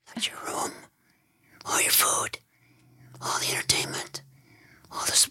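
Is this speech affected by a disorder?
Yes: throat cancer surgery; throat cancer with visible throat nodule, surgery at University of Pennsylvania, radiation, esophagus closed after radiation; 26 years since diagnosis, feeding tube for 22 years, no eating by mouth; cannot swallow anything including saliva, swallowed material goes into lungs.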